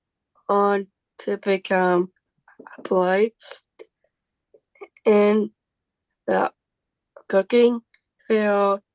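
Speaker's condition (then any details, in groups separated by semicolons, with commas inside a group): Down syndrome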